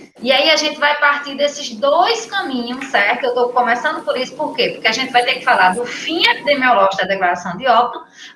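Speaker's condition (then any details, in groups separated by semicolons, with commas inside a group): No condition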